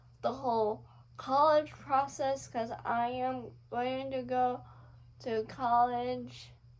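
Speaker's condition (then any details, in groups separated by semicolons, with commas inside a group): Cerebral palsy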